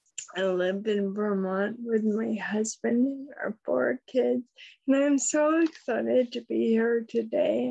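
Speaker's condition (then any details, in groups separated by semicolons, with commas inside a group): Friedreich's ataxia; diagnosed about 20 years ago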